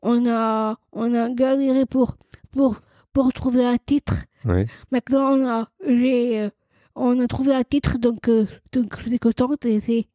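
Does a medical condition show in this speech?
Yes: Down syndrome, trisomy 21; genetic condition with an extra chromosome, also a cardiac condition, not allowed to carry heavy loads.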